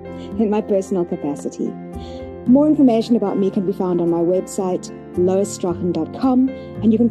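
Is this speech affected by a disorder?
No.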